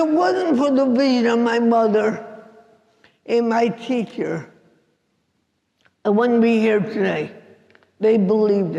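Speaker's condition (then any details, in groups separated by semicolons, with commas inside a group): Cerebral palsy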